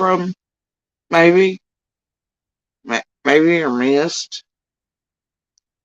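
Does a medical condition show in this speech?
Yes: facial paralysis after surgery; tongue.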